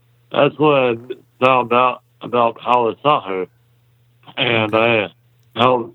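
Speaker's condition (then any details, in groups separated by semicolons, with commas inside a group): Muscular dystrophy; congenital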